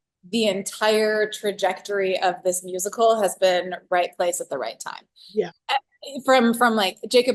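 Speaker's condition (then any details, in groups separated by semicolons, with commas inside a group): No condition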